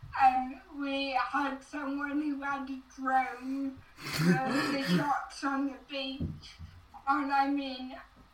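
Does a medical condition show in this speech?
Yes: cerebral palsy.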